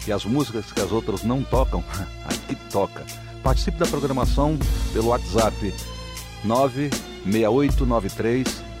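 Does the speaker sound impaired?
No.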